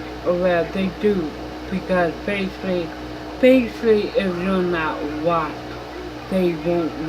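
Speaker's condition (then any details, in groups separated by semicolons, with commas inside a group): Mild cerebral palsy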